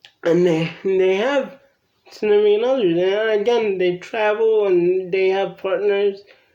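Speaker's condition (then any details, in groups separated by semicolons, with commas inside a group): Cerebral palsy; from birth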